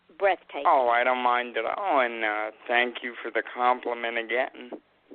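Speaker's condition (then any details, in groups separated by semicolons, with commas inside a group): Cerebral palsy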